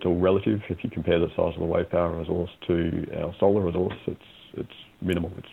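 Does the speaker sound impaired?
No.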